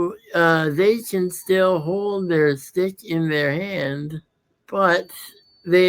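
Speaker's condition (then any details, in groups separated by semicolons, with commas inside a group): Muscular dystrophy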